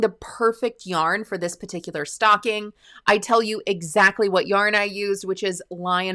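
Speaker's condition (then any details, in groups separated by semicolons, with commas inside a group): No condition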